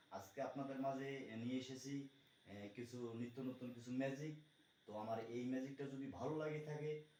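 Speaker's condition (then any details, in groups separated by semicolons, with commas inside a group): No condition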